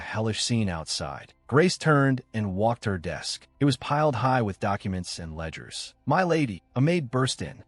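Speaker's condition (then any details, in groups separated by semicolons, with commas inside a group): No condition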